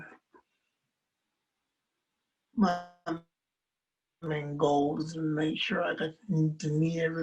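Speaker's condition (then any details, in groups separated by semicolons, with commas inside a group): Cerebral palsy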